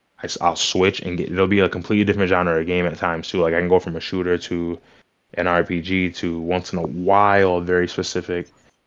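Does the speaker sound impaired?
No.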